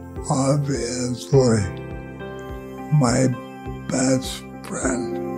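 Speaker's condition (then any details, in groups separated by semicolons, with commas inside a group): ALS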